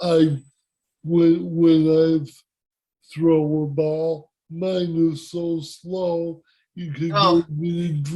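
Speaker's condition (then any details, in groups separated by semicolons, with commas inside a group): Cerebral palsy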